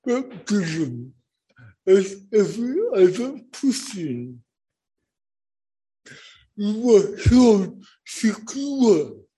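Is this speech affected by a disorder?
Yes: cerebral palsy; born not breathing.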